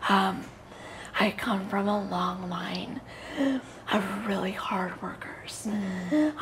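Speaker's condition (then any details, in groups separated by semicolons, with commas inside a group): Cerebral palsy; very premature birth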